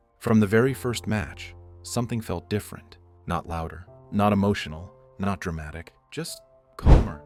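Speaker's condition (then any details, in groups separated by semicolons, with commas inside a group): No condition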